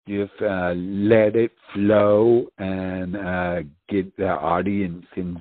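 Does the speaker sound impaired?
Yes: speech impediment; mistaken for intoxication by bartenders and police.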